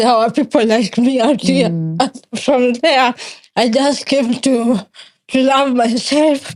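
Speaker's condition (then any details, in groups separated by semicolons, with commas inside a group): Cerebral palsy; since childhood, managed with therapy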